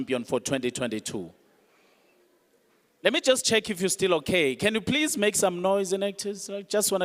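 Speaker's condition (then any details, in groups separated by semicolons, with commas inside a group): No condition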